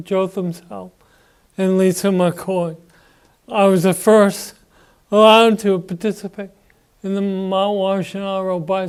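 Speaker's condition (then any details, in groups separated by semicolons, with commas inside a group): Parkinson's disease; young onset at 14, deep brain stimulation implant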